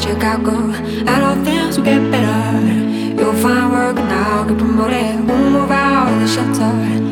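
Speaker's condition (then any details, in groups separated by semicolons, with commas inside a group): No condition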